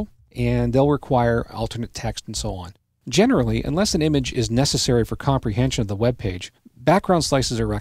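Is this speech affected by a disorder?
No.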